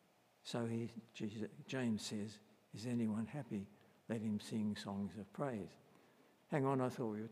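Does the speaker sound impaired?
Yes: Parkinson's disease; best with careful medication timing and enough rest.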